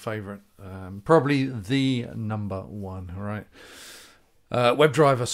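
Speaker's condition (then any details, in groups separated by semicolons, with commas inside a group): No condition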